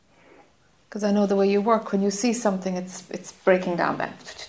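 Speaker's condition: No condition

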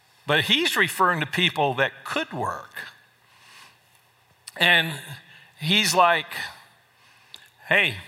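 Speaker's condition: No condition

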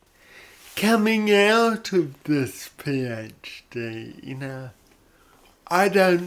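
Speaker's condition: Cerebral palsy; odd sort of voice

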